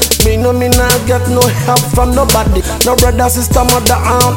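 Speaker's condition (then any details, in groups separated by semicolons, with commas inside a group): No condition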